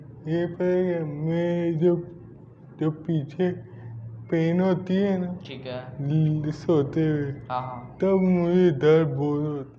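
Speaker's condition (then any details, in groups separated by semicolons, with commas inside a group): Multiple sclerosis; long rehabilitation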